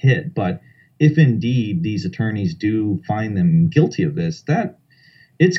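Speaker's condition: No condition

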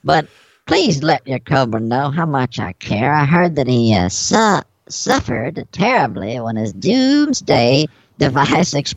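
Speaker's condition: No condition

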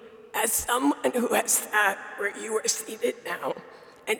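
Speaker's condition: Dysphonia; diagnosed dysphonia; compromised vocal ability, self-described sultry voice, still able to speak

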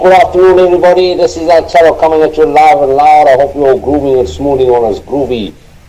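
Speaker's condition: No condition

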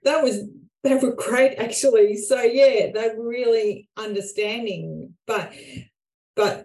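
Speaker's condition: Aphasia; young onset stroke from PFO, reduced right hand function, PFO closure 3.5 to 4 months post-stroke; a few years post-stroke, speech helped by telling story as guest speaker; unable to speak for a week after stroke, talked slowly early on

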